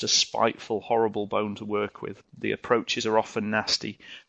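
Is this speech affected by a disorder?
No.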